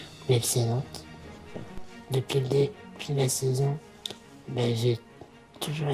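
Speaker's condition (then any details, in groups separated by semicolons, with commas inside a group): Myopathy; reduced mobility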